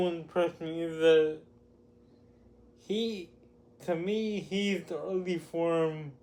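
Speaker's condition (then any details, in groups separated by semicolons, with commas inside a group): Cerebral palsy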